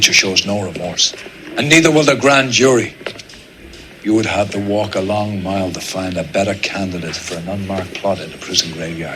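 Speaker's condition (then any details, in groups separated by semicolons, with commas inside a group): No condition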